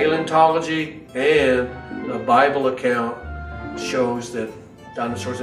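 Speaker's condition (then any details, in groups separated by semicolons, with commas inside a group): No condition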